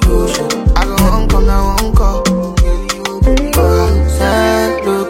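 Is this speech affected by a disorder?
No.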